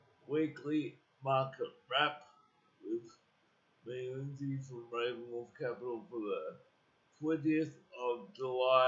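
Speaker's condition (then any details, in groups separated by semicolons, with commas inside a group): Cerebral palsy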